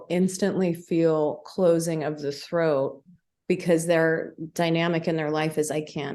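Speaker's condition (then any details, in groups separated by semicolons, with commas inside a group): No condition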